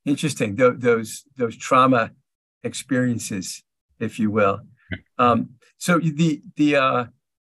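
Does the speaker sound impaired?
Yes: stuttering; covert, brother stuttered until age 5 or 6, hid stutter lifetime, avoided talking, worked on confidence; rather severe through grade school and high school, managed, anticipation and nervousness bring on disfluency; here repeated sounds, repeated words.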